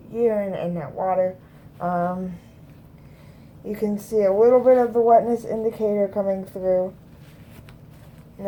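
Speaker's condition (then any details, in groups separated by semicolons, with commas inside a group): Cerebral palsy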